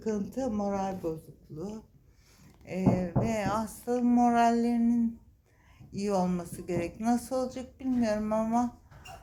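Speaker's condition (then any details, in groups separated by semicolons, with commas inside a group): ALS, upper motor neuron predominant; mainly upper motor neuron, onset with balance problems, leg weakness; 31 years since onset, age 62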